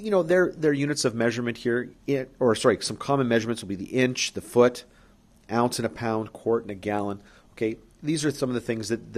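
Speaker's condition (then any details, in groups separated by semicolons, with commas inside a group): No condition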